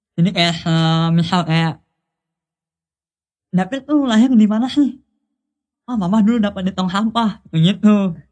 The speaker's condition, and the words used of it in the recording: Cleft palate. Maksudnya kan aku punya kekurangan sumbing ya. Kekurangannya di suara tapi ditaruhnya di customer.